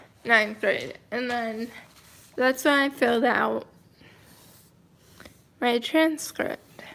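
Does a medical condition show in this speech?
Yes: cerebral palsy, mild.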